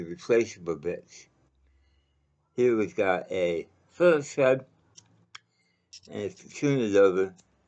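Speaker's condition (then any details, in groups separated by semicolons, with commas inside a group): Mouth cancer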